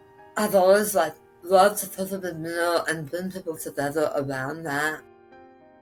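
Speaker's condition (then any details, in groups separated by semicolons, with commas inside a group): Tongue cancer with glossectomy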